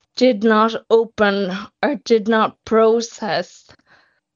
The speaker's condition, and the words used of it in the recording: Ataxia. But for me it's major. I'm losing my speech, I'm losing my swallow, I'm losing my mobility.